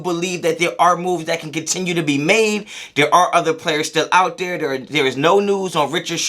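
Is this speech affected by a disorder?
No.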